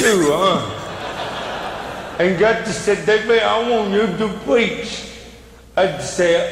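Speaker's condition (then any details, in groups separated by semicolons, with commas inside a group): Cerebral palsy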